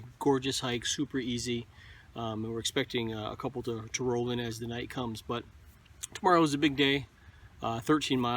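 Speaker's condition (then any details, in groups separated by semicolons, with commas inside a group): No condition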